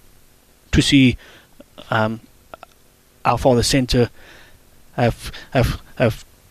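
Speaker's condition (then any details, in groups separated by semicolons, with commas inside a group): Stuttering; onset in childhood, persistent, not expected to go away, accepted around age 21-22; avoided speaking and phone calls while growing up, shy about way of speaking; repeated sounds, repeated words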